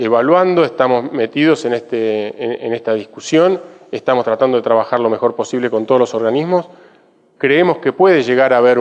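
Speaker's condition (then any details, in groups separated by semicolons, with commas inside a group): No condition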